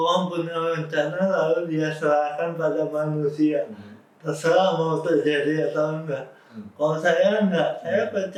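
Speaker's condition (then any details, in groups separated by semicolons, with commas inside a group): Cerebral palsy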